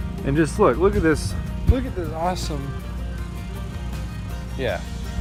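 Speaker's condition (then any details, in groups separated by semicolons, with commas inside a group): No condition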